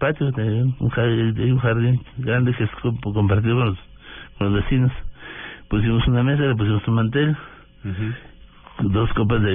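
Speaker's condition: Parkinson's disease; past stooped posture, marked loss of physical strength; under care of leading Colombian Parkinson's neurologist, running and tennis exercise prescribed; voice sometimes trembles, sometimes not understood at all

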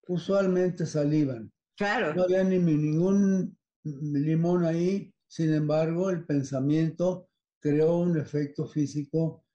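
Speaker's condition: Parkinson's disease; no tremor

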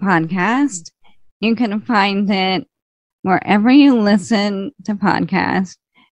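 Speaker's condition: ALS, slow progressing

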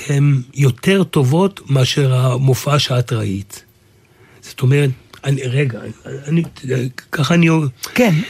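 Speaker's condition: Aphasia; writing and speaking both a struggle

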